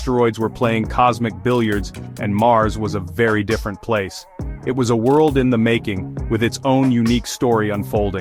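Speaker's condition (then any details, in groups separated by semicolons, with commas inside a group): No condition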